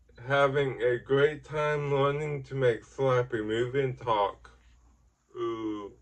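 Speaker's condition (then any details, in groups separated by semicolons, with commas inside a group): Ataxic cerebral palsy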